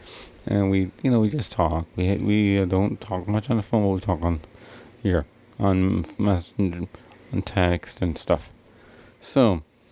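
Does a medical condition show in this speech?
Yes: cerebral palsy; wheelchair user.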